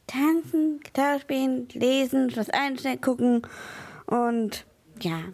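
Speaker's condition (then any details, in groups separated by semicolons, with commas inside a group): Down syndrome; trisomy 21, congenital, third copy of chromosome 21, 47 instead of 46 chromosomes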